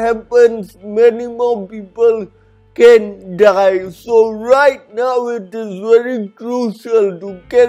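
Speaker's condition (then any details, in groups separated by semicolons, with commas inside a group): Cerebral palsy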